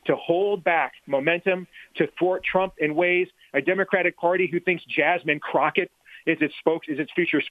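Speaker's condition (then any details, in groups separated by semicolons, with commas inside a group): No condition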